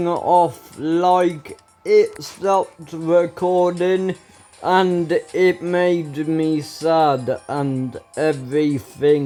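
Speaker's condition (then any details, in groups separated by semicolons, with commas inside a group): Ataxia; speech recently worse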